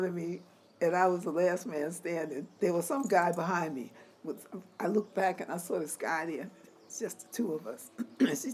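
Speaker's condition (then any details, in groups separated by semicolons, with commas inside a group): No condition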